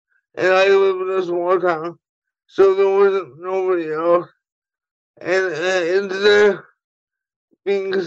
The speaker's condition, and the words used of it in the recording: Cerebral palsy. I have pain up and down my body. I talk funny sometimes, and everything I